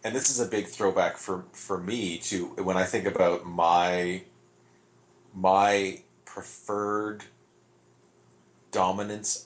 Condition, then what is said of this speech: Stuttering. I don't know how much it's going to come across in this, but I just hit a word that I locked on, so it's interesting.